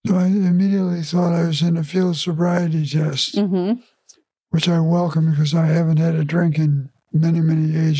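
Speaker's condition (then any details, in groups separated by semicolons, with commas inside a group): Parkinson's disease; singing ability lost, partly from lack of practice, relies on amplifiers for volume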